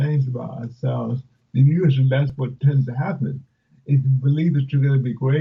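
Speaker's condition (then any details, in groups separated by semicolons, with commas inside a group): Cerebral palsy; speech affected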